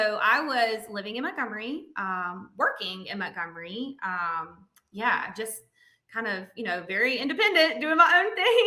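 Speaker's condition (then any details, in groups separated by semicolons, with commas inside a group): No condition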